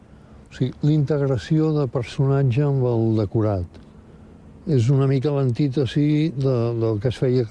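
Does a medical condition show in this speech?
Yes: Parkinson's disease; progressive, onset about 15 years before death at 79; mild, progressively worsening.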